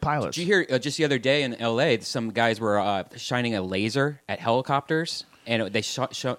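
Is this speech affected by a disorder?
No.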